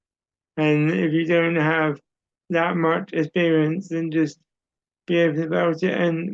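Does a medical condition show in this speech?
Yes: cerebral palsy; audible speech impairment.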